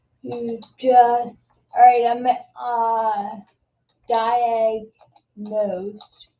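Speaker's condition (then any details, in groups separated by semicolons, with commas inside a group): Multiple sclerosis, secondary progressive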